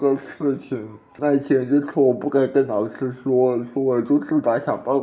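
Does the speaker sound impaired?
Yes: cerebral palsy; birth asphyxia, blue at birth, over ten minutes of resuscitation, diagnosed in infancy at provincial hospital, legs affected, early rehabilitation, learned to walk; walks, has played basketball, earns a living with keyboard and mouse; some words unclear despite great effort to speak clearly, edited for fluency, childhood drooling from delayed saliva swallowing.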